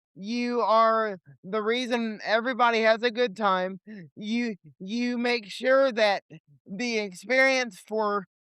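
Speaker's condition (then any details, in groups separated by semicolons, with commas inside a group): Cerebral palsy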